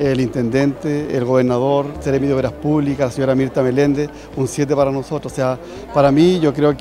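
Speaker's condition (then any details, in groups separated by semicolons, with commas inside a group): No condition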